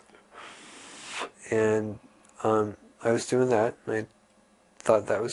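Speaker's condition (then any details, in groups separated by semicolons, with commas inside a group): Duchenne muscular dystrophy; onset in early childhood, weak breathing muscles, non-invasive ventilation; full-time non-invasive ventilation via mouthpiece, about 10 years; weak breathing and cough, sips mouthpiece for breaths, breath stacking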